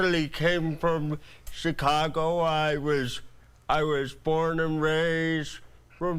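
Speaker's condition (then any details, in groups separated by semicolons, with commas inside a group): Cerebral palsy; lack of oxygen at birth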